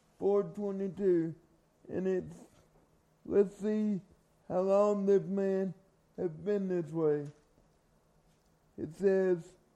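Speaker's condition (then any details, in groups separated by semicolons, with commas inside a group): Cerebral palsy; from birth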